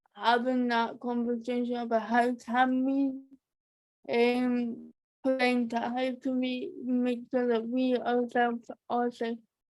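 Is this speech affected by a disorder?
Yes: cerebral palsy.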